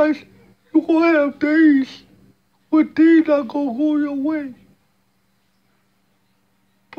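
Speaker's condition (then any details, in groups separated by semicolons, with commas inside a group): Cerebral palsy; speech hard to understand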